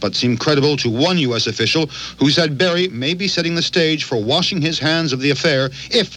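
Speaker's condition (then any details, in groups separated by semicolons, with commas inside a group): No condition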